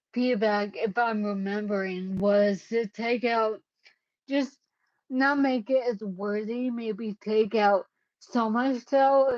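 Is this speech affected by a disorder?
Yes: cerebellar ataxia.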